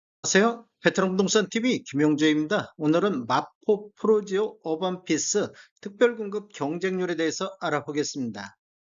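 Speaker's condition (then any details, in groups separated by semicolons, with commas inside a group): No condition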